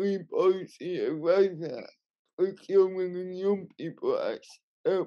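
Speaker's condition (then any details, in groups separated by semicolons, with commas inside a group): Cerebral palsy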